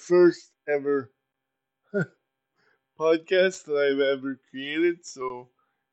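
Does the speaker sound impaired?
Yes: cerebral palsy; uses power wheelchair.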